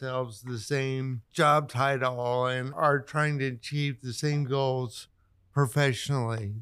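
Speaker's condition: Cerebral palsy; gets around pretty well

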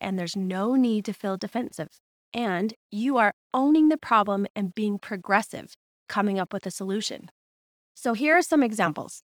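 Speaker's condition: No condition

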